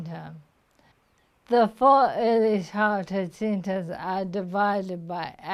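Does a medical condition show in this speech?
Yes: motor neuron disease.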